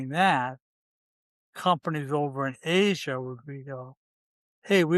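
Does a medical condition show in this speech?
Yes: ALS, C9 mutation; limb onset in fingers.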